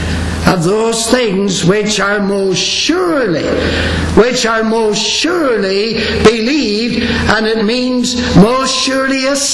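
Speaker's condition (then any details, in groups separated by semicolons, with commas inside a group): No condition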